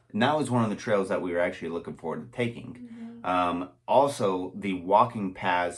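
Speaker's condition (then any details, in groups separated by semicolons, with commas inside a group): No condition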